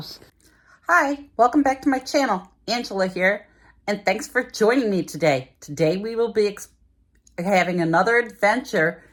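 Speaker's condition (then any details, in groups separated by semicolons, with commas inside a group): No condition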